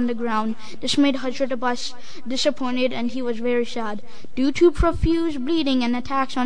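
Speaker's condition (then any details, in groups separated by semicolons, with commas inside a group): No condition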